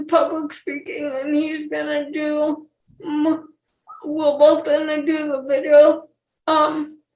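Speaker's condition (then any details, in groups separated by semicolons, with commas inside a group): Cerebral palsy; age 28, needs help with most daily tasks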